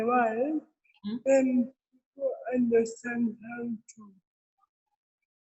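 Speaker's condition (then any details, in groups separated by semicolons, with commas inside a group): Cerebral palsy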